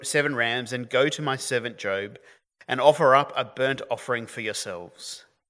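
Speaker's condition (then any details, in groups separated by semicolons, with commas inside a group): No condition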